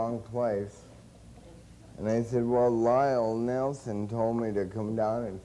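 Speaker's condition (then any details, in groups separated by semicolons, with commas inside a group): Cerebral palsy; since birth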